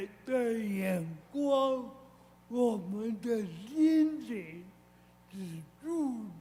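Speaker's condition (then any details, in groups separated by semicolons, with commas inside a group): Cerebral palsy; severe, walked only at age 8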